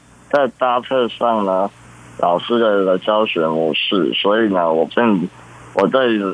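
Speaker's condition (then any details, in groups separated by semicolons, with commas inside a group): Congenital muscular dystrophy; present from birth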